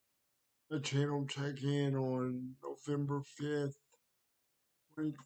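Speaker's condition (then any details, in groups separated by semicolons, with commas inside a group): Cerebral palsy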